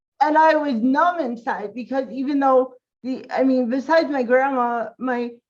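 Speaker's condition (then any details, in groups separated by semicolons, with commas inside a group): Cerebral palsy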